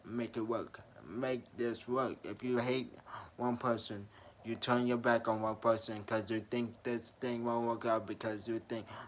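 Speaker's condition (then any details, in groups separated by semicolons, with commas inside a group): Traumatic brain injury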